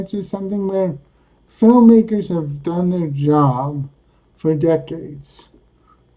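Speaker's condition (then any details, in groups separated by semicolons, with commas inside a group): Cerebral palsy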